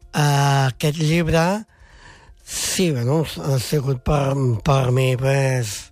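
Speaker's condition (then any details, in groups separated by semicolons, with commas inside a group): Down syndrome; congenital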